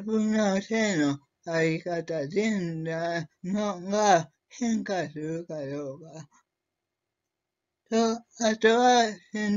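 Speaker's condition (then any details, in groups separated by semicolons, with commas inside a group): Cerebral palsy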